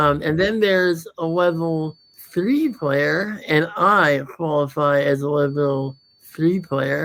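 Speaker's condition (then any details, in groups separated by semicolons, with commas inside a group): Muscular dystrophy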